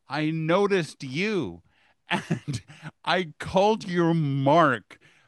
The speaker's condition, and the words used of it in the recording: Aphasia. I had a seizure, and I have aphasia and apraxia.